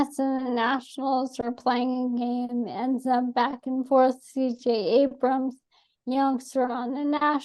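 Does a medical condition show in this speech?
Yes: ALS; atypical case.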